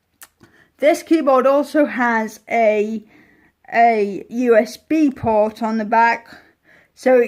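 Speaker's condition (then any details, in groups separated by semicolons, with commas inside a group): Cerebral palsy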